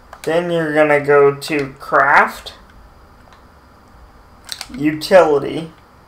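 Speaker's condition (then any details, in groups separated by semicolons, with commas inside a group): Cerebral palsy, mild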